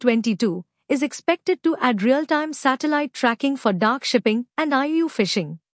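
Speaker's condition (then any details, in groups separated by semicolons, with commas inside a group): No condition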